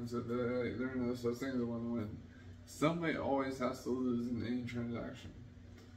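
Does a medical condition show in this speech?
Yes: traumatic brain injury.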